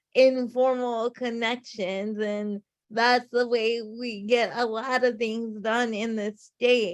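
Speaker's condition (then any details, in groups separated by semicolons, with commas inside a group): Cerebral palsy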